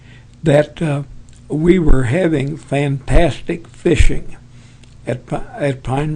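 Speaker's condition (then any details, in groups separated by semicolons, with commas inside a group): Parkinson's; tremors as early symptom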